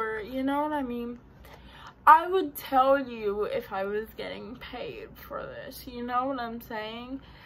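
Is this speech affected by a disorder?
Yes: cerebral palsy.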